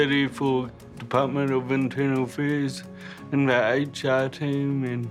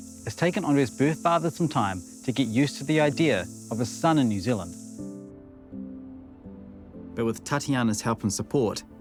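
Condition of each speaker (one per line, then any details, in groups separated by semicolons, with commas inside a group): Cerebral palsy; mild form; mainly affects speech, slight speech impediment
No condition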